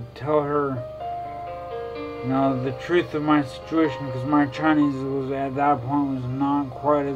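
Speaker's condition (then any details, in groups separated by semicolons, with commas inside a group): Traumatic brain injury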